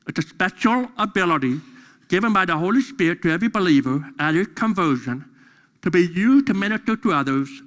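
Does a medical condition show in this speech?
Yes: deafness; deaf during school years.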